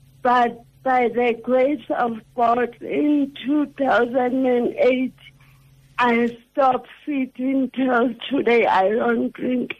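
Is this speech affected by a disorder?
Yes: cerebral palsy; affects speech.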